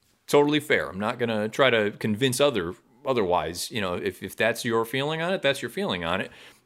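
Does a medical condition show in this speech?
No.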